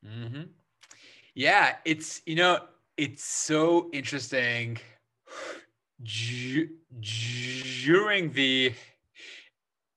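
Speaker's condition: Stutter; stutter since growing up in Lebanon, stutter taboo there, avoided speaking almost entirely when younger; audible stutter during interview, discloses stutter to listeners upfront; stutters in all six spoken languages, gets stuck, disfluencies often misinterpreted by listeners; prolonged sounds

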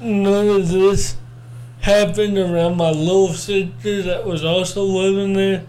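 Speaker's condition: Cerebral palsy; born not breathing

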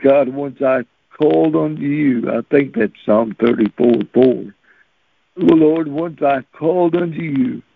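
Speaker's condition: Cerebral palsy; since birth

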